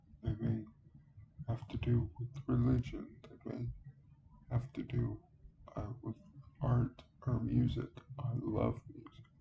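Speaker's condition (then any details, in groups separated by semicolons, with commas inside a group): Cerebral palsy; wheelchair user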